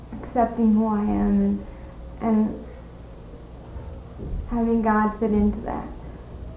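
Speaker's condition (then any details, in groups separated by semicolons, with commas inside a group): Cerebral palsy; speaks fluently with few pauses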